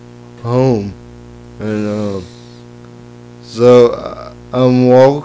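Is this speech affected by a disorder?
Yes: cerebral palsy; lifelong.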